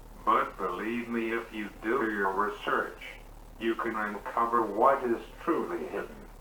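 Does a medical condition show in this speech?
Yes: cerebral palsy; uses wheelchair.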